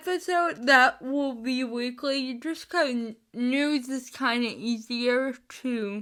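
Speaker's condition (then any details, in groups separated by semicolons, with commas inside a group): Spastic cerebral palsy, mixed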